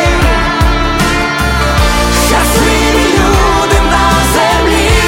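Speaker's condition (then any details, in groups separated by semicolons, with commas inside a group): No condition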